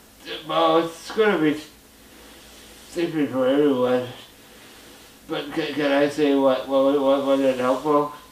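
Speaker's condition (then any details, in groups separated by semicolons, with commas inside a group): Muscular dystrophy, Duchenne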